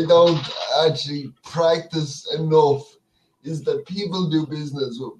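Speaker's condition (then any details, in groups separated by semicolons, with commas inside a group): Cerebral palsy; cerebral palsy, affects balance and walking; speech affected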